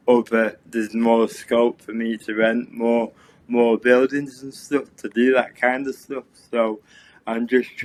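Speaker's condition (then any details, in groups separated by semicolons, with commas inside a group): Cerebral palsy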